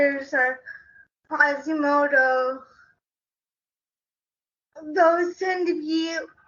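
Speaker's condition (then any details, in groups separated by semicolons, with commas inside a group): Cerebral palsy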